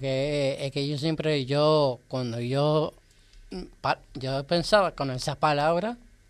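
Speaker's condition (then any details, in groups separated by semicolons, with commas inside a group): Down syndrome; genetic condition, extra copy of chromosome 21, self-described as 68 degrees; age 32, no medication, independent in daily life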